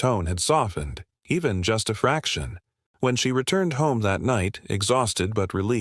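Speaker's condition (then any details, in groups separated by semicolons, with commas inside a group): No condition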